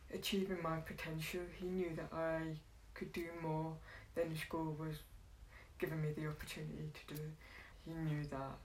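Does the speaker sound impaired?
Yes: deafness.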